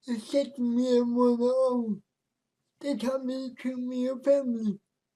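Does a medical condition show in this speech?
Yes: cerebral palsy; speech affected.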